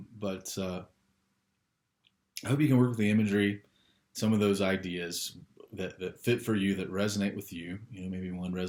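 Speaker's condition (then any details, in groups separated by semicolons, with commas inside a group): No condition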